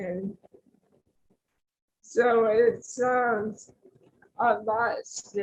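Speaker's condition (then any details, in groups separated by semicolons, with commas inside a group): ALS; tracheostomy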